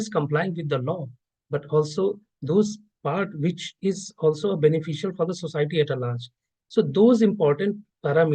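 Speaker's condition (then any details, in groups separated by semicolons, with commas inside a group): No condition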